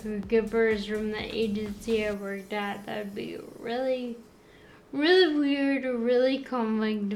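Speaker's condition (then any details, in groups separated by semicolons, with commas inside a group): Friedreich's ataxia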